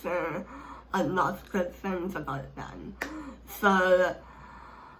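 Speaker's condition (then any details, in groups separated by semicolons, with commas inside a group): Speech impairment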